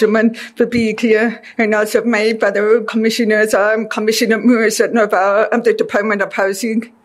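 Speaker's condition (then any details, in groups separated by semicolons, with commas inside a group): Deafness; deaf since childhood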